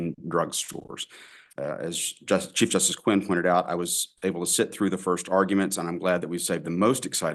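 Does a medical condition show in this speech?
No.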